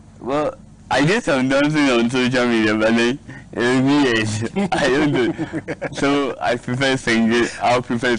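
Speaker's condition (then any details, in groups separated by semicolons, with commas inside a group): Cerebral palsy; speech therapy, speech improved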